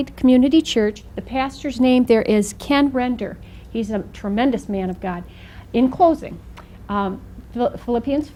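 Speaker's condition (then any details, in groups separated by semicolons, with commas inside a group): No condition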